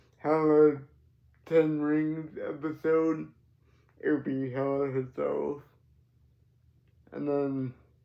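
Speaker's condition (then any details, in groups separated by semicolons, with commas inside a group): Cerebral palsy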